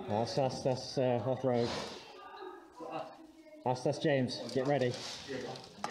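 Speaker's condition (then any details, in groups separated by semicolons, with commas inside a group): No condition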